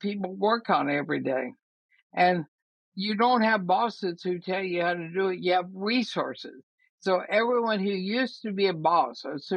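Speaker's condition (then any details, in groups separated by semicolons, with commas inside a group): ALS; progressive loss of function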